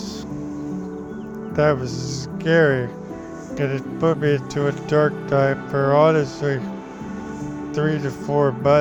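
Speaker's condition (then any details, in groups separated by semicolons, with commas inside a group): ALS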